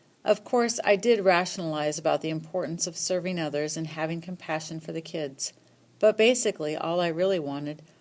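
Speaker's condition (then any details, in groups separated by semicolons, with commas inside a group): No condition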